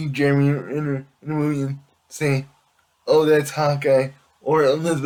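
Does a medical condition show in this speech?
Yes: cerebral palsy; able to speak.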